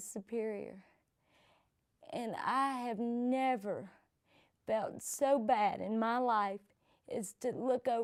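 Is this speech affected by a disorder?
Yes: cerebral palsy; present from birth.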